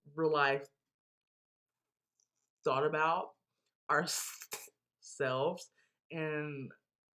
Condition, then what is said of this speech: Stuttering. It just takes us forever to get our point across, and sometimes that just makes us